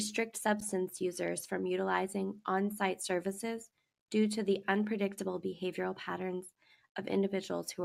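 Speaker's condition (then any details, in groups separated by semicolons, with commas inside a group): No condition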